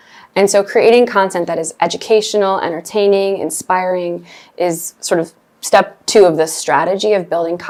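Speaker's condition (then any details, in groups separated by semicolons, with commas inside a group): No condition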